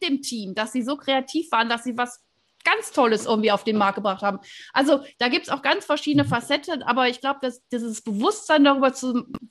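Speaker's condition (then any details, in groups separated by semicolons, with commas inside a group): No condition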